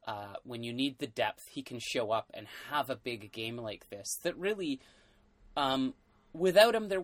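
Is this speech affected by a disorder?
No.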